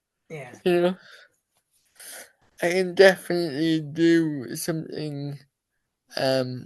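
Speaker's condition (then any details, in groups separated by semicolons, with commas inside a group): Cerebral palsy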